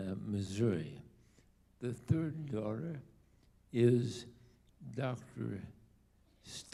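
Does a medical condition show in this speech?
Yes: ALS.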